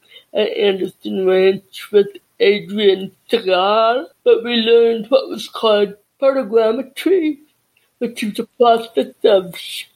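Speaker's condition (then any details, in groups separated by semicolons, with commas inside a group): Deafness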